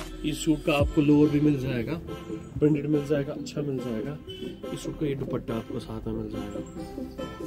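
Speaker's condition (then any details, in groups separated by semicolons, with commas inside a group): No condition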